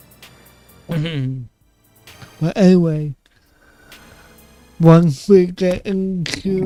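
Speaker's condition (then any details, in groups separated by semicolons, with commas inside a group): Cerebral palsy; affects voice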